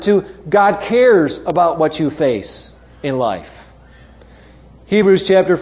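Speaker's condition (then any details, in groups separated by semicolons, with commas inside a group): No condition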